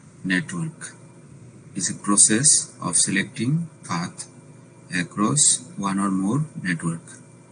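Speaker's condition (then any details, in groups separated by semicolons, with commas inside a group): No condition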